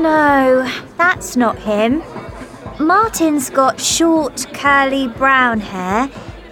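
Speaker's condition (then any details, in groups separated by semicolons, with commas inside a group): No condition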